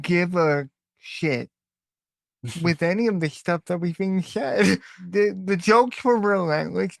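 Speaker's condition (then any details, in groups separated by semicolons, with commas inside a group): Cerebral palsy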